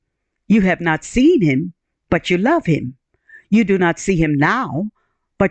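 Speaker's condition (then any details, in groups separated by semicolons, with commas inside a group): No condition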